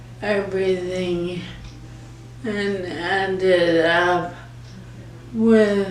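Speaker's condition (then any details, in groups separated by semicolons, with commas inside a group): ALS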